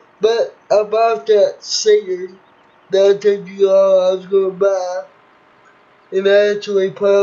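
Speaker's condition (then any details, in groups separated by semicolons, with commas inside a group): Cerebral palsy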